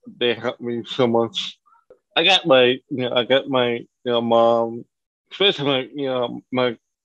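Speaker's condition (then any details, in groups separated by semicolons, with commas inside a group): Cerebral palsy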